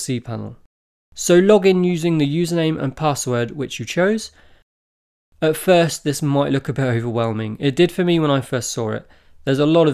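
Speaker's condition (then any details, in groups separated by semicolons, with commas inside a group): No condition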